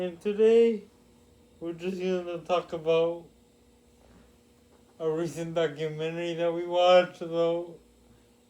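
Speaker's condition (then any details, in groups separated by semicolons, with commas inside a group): Cerebral palsy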